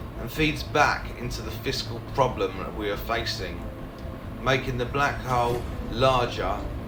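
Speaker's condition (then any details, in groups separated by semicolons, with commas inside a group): No condition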